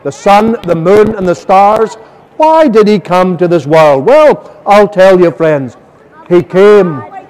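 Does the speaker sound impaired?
No.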